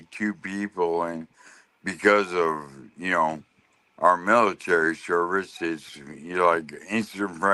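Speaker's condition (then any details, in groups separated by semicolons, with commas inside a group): Lou Gehrig's disease (ALS)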